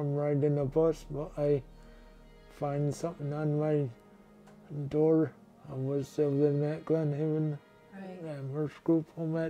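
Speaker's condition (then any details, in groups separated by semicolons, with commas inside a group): Traumatic brain injury; hit by car as child, resuscitated; now able to walk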